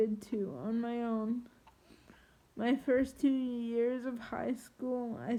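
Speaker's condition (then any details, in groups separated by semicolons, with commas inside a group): Triplegic cerebral palsy; spastic triplegia, from birth, two legs one arm, scoliosis; wheelchair, walker and leg braces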